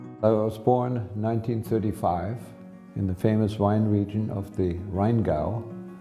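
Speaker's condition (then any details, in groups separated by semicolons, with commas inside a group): No condition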